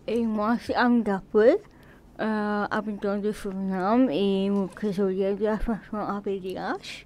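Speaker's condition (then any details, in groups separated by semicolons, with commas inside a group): Cerebral palsy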